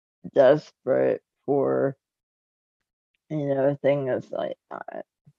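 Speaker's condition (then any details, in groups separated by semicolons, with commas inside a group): Cerebral palsy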